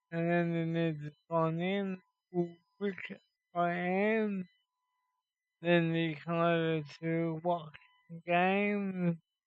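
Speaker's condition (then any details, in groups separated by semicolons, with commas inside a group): Cerebral palsy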